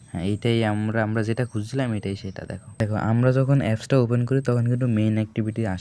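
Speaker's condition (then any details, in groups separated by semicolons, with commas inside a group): No condition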